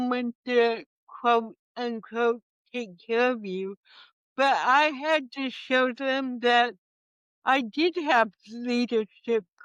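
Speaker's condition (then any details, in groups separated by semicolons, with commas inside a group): Cerebral palsy; present from birth, initially mild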